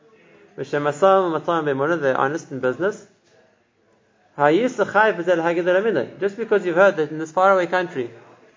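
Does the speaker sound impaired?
No.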